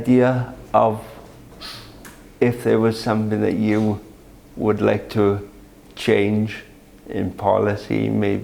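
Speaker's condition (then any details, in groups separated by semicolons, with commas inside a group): Cerebral palsy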